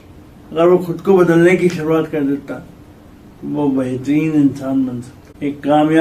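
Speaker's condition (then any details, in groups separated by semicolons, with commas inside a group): Cerebral palsy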